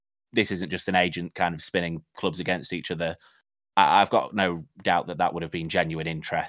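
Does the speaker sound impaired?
No.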